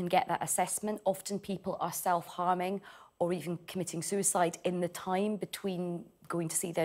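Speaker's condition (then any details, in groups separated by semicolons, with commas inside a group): No condition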